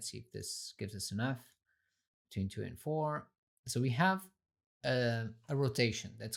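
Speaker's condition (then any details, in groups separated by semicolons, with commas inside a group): No condition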